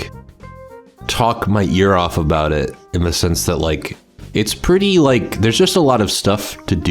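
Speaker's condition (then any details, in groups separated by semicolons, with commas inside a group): No condition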